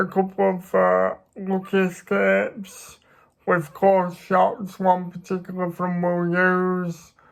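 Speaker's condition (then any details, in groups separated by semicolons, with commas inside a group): Disability affecting speech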